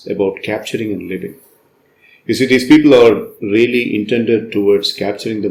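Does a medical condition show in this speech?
No.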